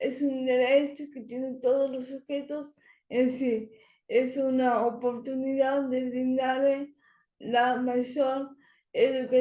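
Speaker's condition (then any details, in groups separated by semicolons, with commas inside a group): Cerebral palsy; speech not very good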